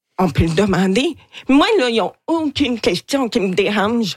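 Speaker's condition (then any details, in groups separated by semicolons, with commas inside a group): Deafness with cochlear implant; hard to tell who is speaking, own singing described as not very nice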